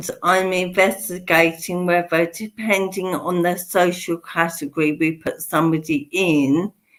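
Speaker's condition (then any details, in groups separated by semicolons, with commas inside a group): Motor neurone disease; slowly progressing, still mobile, very tired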